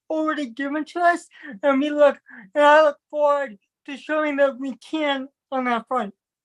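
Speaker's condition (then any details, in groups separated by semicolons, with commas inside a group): Cerebral palsy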